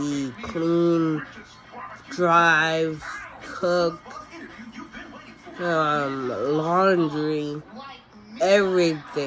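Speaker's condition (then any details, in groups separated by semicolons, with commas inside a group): Cerebellar ataxia; speech changed, tongue biting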